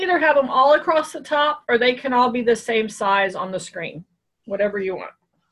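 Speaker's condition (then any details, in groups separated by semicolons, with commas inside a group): No condition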